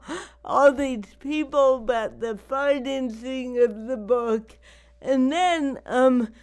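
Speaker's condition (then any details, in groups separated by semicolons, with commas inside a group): Cerebral palsy; not degenerative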